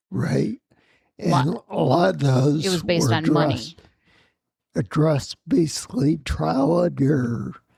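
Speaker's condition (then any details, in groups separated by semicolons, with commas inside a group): Spinocerebellar ataxia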